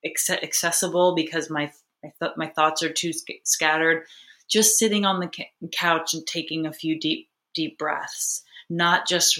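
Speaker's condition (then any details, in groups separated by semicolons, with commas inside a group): No condition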